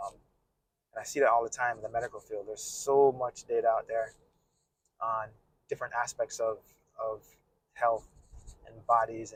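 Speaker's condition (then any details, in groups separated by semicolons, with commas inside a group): No condition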